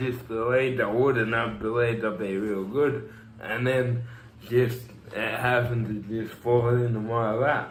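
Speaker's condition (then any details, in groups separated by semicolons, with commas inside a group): Cerebral palsy; from birth, tight muscles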